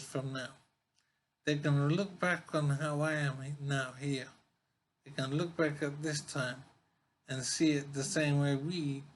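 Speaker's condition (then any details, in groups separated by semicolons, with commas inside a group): Brain injury; severe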